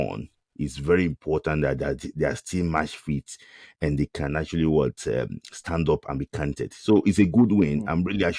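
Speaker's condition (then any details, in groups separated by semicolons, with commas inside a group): No condition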